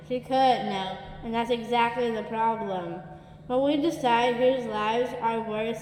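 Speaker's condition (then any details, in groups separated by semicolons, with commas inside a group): Down syndrome; occupational and physical therapy from infancy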